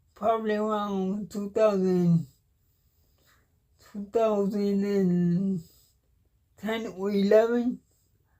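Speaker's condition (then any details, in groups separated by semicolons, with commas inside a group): Cerebral palsy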